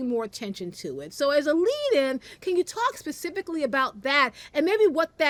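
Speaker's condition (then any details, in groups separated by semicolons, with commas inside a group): No condition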